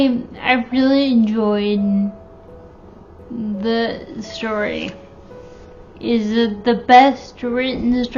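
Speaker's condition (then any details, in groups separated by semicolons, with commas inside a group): Friedreich's ataxia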